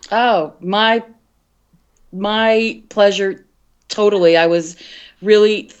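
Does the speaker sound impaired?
Yes: stuttering; stuttering since childhood, onset around age five, covert into early 40s, hiding meant not talking; open about stuttering for about six years, considers self bivert; repetitions of whole words, part-words and phrases, Concerned, frequent um fillers; here repeated words, blocks.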